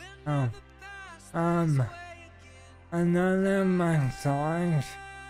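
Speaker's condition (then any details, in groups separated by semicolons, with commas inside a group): ALS; stem cell treatment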